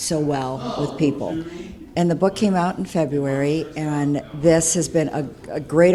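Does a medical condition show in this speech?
No.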